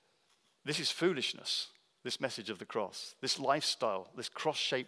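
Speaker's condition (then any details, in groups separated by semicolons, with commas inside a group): No condition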